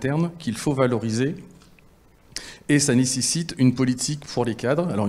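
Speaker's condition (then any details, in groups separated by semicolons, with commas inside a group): No condition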